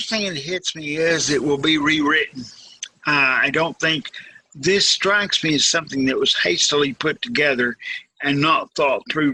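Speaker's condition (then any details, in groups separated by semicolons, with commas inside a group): Cerebral palsy, severe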